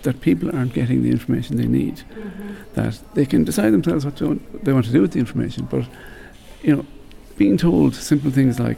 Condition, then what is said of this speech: Parkinson's disease. I do these exercises all the time, and I can keep my voice, you know, strong.